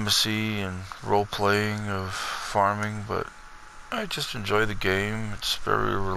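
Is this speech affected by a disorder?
No.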